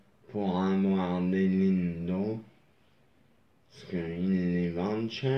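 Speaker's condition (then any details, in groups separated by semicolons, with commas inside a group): Traumatic brain injury; moped accident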